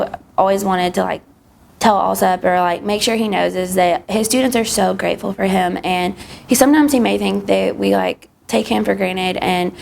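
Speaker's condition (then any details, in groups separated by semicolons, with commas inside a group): No condition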